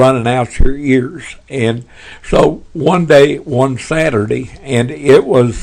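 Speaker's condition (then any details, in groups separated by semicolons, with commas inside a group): Parkinson's; tremors as early symptom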